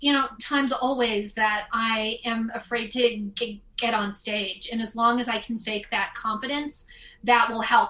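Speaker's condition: Stuttering; stuttering since third grade; still stutters, performs stand-up as a comic who stutters; repeated sounds, blocks

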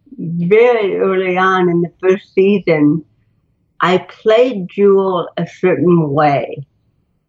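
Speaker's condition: Cerebral palsy; cannot move normally

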